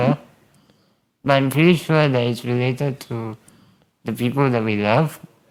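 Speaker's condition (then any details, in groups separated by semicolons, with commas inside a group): Spinal muscular atrophy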